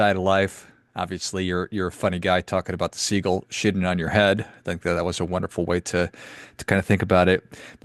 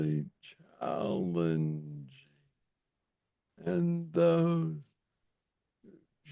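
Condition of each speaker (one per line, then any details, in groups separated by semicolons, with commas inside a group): No condition
Parkinson's disease; young onset; about 11 years since diagnosis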